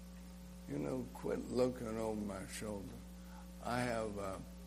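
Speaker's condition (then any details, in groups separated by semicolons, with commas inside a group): ALS; swallowing problems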